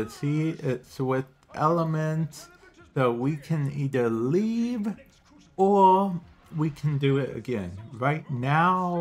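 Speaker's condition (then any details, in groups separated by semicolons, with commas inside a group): Cerebral palsy; affects speech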